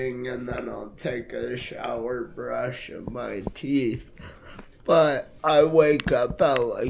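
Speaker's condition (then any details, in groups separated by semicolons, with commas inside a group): Multiple sclerosis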